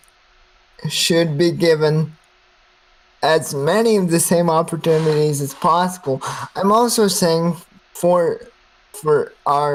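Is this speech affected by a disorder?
Yes: cerebral palsy, spastic quadriplegia, severe.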